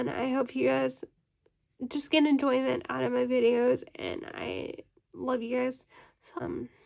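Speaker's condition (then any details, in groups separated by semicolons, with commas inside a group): Cerebral palsy, spastic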